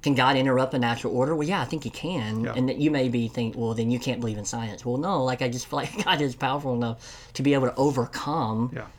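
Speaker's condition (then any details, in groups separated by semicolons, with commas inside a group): Cleft lip and palate; congenital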